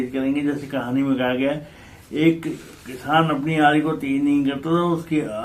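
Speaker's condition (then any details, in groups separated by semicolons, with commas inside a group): Cerebral palsy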